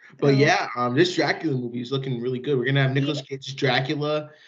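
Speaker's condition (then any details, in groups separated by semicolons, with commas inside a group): No condition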